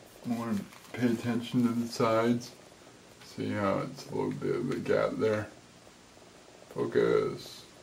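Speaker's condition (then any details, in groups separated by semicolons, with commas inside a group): Cerebral palsy; affects gait and walking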